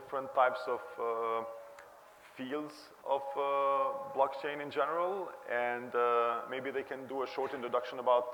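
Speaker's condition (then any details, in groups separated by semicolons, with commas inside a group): No condition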